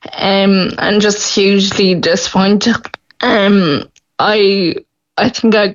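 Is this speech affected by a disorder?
Yes: Friedreich's ataxia; progressive Friedreich's ataxia, wheelchair user, no access yet to Skyclarys; deteriorating, struggling with transfers from wheelchair to bed and toilet; very hard to speak, exhausted after speaking, worsening swallow, more frequent choking episodes.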